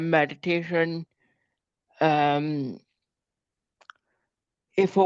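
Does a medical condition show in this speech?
Yes: cerebral palsy.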